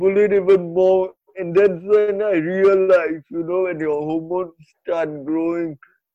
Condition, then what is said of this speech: Cerebral palsy. It's not because of other people, but it's because of the reactive movement that I start shivering and breathing abnormally.